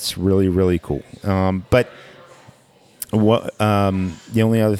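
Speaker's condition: No condition

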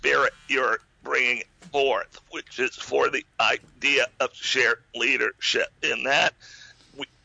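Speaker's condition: Spasmodic dysphonia; about 10 years since onset

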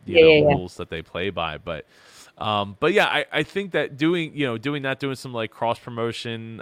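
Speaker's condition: No condition

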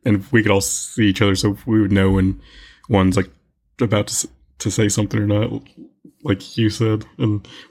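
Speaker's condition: Stutter; stutter since childhood; hard to talk to some people until comfortable, gets very shy; repeated sounds

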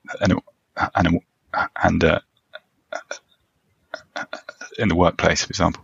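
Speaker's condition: Stammering; past group therapy sessions gave temporary easier speech then relapse, past voluntary stammering practice; works on acceptance rather than fluency, discloses stammer openly, e.g. at interview start; speech blocks, gets stuck, amount of stammering varies between conversations; repeated words, blocks

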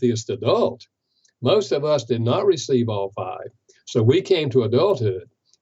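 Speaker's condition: No condition

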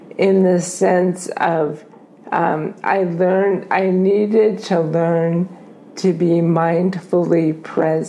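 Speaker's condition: ALS; diagnosis took a year, onset with falling while running and a limp, legs and arms basically paralyzed; tongue weakness, sounds as if after a couple glasses of wine

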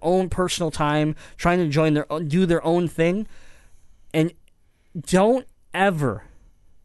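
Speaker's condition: Cleft palate; talked differently growing up

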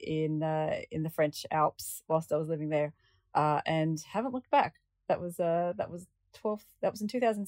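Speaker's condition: No condition

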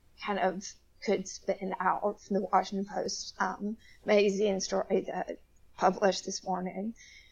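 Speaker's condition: Spasmodic dysphonia; part of dystonia throughout body, onset as teenager in drama club

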